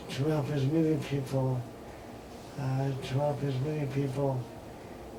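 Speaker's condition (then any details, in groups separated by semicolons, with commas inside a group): ALS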